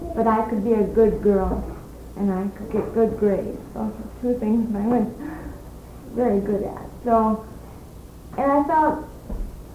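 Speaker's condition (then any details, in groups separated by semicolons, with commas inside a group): Cerebral palsy; speaks fluently with few pauses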